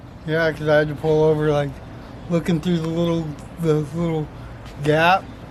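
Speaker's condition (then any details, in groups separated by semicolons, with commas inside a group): Parkinson's disease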